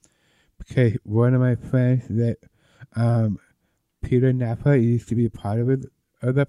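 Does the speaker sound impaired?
Yes: Down syndrome; present from birth; about to be 39; needs some help communicating at work.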